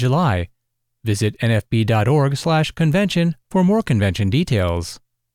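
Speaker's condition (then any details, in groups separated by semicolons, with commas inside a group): No condition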